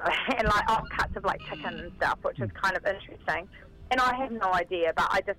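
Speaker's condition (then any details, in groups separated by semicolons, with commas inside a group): No condition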